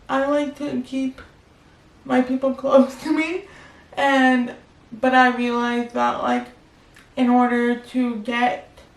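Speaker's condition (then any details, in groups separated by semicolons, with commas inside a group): Cerebral palsy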